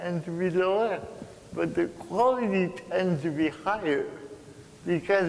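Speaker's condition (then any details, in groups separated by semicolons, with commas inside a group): Cerebral palsy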